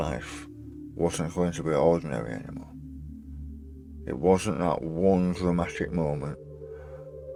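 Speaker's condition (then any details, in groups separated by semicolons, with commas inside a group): Stage 4 tongue cancer; half tongue removed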